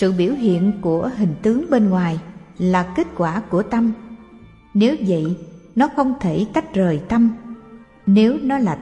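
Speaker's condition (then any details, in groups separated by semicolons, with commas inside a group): No condition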